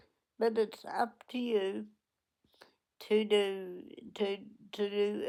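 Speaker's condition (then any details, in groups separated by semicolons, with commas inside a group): Cerebral palsy; onset at 8 days old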